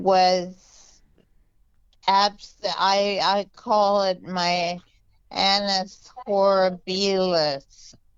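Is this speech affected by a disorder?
Yes: multiple sclerosis; diagnosed at age 17.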